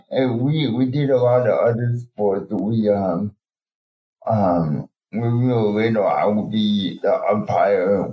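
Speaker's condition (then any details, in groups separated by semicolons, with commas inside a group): Cerebral palsy; types about 10 words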